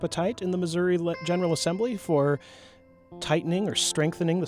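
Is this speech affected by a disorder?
No.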